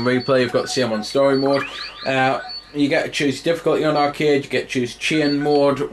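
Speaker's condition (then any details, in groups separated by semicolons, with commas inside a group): No condition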